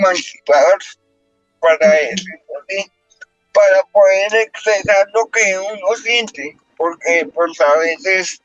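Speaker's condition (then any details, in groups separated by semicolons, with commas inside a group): Cerebral palsy; congenital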